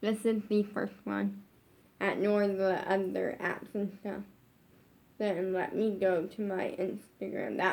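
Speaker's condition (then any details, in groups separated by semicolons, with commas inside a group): Brain injury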